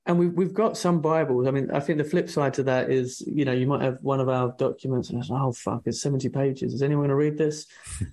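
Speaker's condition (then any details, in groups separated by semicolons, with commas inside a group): No condition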